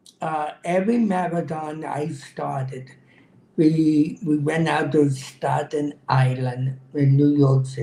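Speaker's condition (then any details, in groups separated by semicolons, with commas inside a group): Cerebral palsy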